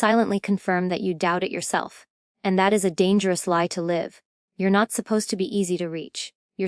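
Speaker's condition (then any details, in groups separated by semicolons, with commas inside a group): No condition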